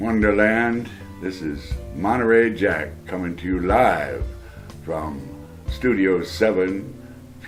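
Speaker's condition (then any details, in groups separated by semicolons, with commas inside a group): No condition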